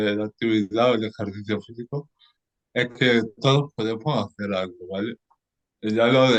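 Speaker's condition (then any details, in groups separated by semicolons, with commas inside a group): Cerebral palsy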